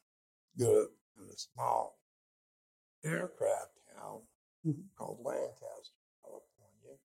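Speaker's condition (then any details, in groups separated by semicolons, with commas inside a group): Speech impediment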